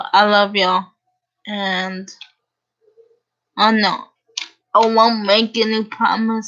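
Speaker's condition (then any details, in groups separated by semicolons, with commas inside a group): Cerebral palsy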